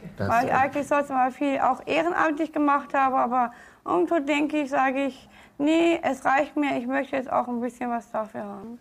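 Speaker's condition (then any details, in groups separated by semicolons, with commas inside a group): Down syndrome; food refusal in childhood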